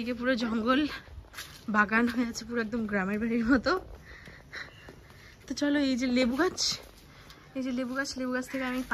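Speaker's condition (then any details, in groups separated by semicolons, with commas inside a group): No condition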